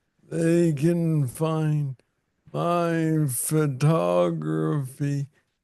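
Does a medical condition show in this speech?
Yes: Parkinson's disease; young onset.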